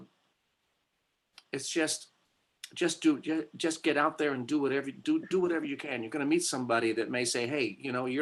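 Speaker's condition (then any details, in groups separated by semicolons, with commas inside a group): No condition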